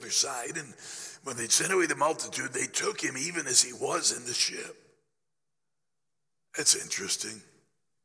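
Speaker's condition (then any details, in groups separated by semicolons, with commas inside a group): Laryngeal cancer after radiation; growth on voice box, treated with radiation and chemotherapy, voice box not removed; started preaching in a whisper, voice gaining strength, still affected, apologizes for listener discomfort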